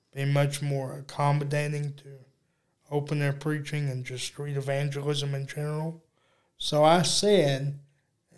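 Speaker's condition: Cerebral palsy; uses electric wheelchair

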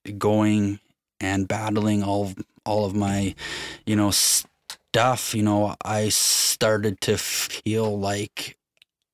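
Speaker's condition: Stutter; long-standing, long tried to hide it; stuttering evident during recording; sound and word repetitions, repeated fillers uh, hesitations and restarts; repeated words, prolonged sounds, blocks

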